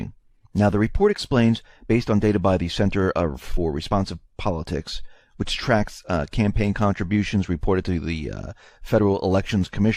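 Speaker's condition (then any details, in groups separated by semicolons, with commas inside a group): No condition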